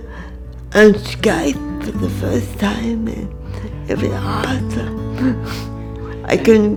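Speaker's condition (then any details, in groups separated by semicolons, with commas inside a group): Cerebral palsy; from birth; uses assistive technology to communicate; communication difficult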